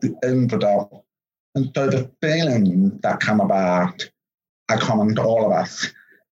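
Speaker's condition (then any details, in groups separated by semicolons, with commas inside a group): Profound deafness; congenital, born deaf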